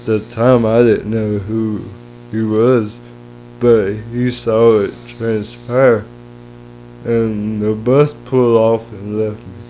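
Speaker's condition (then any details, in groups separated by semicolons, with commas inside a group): Cerebral palsy; lifelong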